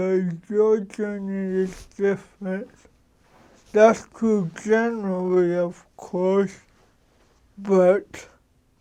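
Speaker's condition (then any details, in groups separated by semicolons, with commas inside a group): Cerebral palsy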